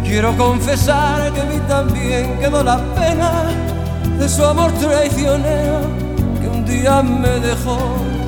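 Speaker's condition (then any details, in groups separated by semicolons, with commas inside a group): No condition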